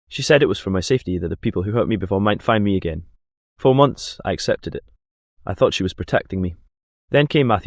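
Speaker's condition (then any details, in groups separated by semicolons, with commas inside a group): No condition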